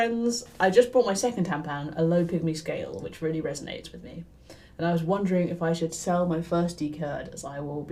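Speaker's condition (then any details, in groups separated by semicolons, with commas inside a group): No condition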